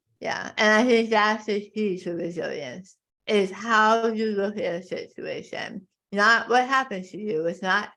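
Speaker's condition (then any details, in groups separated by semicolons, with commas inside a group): Tongue cancer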